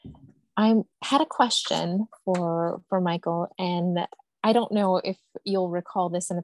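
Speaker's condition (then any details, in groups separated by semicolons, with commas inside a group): No condition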